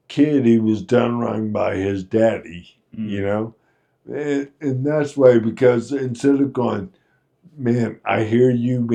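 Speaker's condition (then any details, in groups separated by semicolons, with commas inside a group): Friedreich's ataxia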